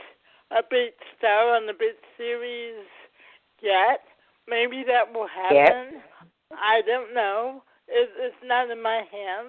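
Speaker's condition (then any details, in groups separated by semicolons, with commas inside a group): Cerebral palsy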